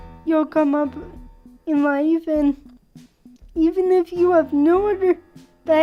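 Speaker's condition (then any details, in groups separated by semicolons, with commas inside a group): Cerebral palsy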